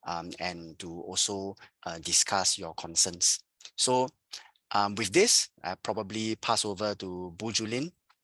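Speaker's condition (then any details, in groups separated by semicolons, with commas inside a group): No condition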